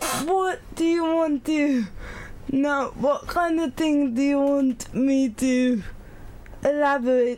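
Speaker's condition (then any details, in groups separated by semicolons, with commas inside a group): Cerebral palsy; cognitive function unaffected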